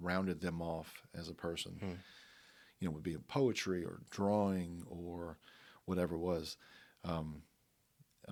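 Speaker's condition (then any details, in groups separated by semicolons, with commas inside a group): No condition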